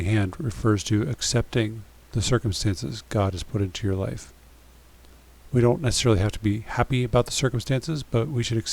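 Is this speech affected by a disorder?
No.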